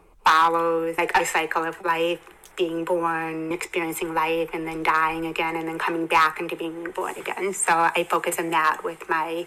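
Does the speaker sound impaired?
Yes: hearing impairment; congenital hearing impairment, hearing aids from about 17 months, further hearing loss at 27, bilateral cochlear implants.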